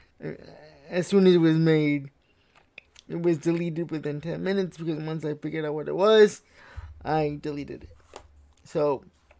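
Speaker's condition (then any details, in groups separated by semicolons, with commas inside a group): Cerebral palsy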